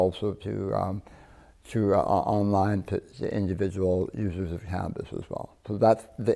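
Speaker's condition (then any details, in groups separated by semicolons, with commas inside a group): Partial glossectomy for tongue cancer; one third of tongue removed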